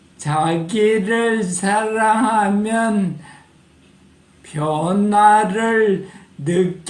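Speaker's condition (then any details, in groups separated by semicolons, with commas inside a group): Parkinson's disease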